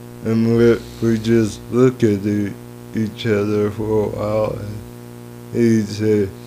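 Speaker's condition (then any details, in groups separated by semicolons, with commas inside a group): Cerebral palsy; lifelong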